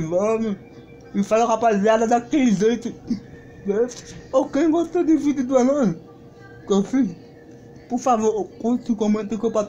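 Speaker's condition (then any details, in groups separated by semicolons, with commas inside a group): Cerebral palsy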